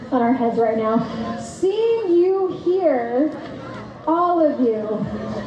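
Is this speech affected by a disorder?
No.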